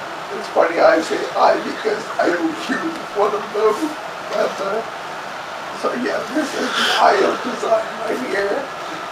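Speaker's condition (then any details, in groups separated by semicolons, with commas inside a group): Cerebellar ataxia from brain tumour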